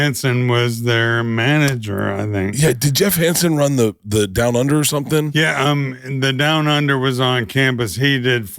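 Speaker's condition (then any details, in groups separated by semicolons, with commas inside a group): ALS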